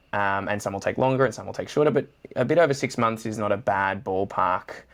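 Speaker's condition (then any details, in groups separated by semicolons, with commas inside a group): No condition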